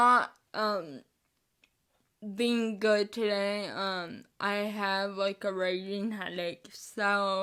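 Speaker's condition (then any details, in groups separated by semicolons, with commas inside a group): Spastic cerebral palsy, mixed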